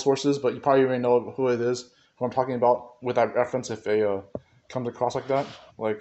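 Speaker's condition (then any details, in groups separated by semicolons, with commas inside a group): No condition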